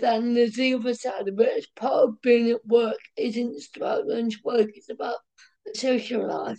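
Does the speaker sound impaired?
Yes: cerebral palsy, mild; speech affected a little, daily speech therapy and physiotherapy at special needs school from age 2.5.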